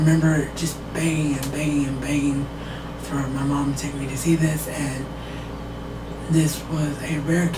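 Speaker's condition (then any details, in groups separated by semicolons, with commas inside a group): Cerebral palsy; wheelchair bound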